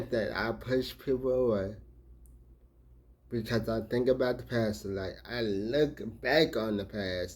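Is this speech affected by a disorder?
Yes: traumatic brain injury.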